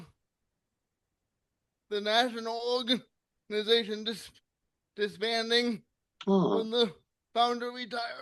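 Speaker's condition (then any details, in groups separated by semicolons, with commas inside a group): Cerebral palsy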